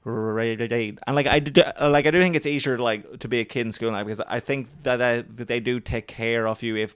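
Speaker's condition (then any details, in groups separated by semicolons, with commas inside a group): Stammer; since primary school, speech therapy, dictaphone self-recording, overnight worsening at 13, lost speech about two years; no longer works on fluency for stage, anticipates blocks on certain jokes; talked very fast as child, teen stammer worse as day went on, repeated stammers on same jokes; repeated sounds, prolonged sounds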